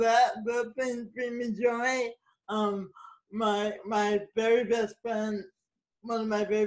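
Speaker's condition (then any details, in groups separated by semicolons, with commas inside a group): Cerebral palsy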